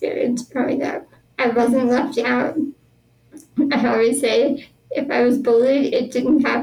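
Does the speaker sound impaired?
Yes: spinal muscular atrophy; genetic progressive neuromuscular disease, born with it, power wheelchair since about age 2.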